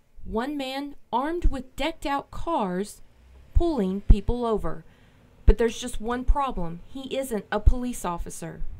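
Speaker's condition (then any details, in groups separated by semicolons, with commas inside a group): No condition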